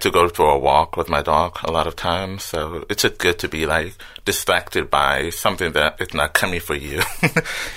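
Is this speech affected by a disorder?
Yes: hearing loss with cochlear implant; hearing lost at age one, damaged cochlea, hearing aid and lip reading until cochlear implant surgery at 18; articulates words very clearly, plans words and grammar, speech therapy from first grade, special therapy post-implant.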